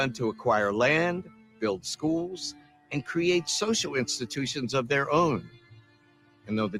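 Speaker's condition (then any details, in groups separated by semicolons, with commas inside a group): No condition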